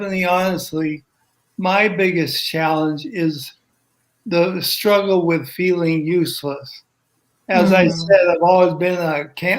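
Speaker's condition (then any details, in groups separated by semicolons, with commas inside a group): ALS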